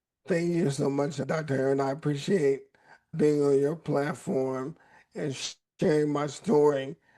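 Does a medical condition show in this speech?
Yes: ALS; voice raspy at times.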